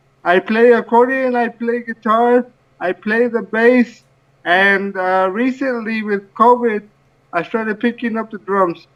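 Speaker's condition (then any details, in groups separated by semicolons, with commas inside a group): Cerebral palsy; from birth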